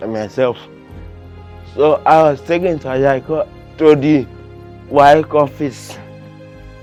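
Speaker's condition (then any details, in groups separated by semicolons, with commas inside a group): Cerebral palsy, severe; limits movement and coordination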